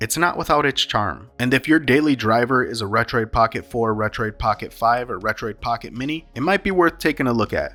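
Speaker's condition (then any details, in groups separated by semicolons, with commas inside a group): No condition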